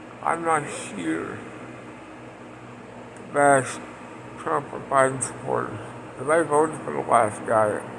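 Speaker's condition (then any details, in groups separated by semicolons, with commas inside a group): Parkinson's; speech impediment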